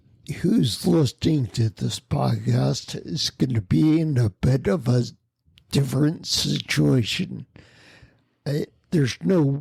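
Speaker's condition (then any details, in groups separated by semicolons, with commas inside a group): Spinocerebellar ataxia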